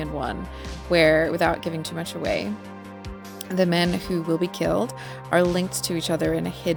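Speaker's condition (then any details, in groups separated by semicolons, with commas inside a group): No condition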